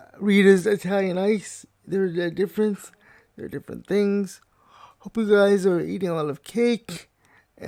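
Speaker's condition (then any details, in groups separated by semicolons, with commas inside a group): Cerebral palsy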